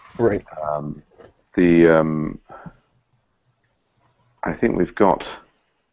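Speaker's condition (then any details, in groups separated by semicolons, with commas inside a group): No condition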